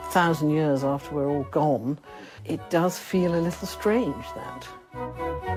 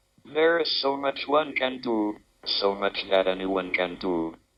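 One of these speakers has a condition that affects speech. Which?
The second: motor neuron disease; tracheostomy, switch-controlled voice synthesizer since about 1986, wheelchair; severe, almost completely unable to move or speak; earlier very low murmur, voice lost after tracheostomy, synthesizer, speaking through a speech-generating device.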